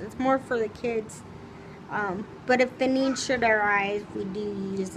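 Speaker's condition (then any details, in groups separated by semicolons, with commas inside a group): Cerebral palsy, spastic, severe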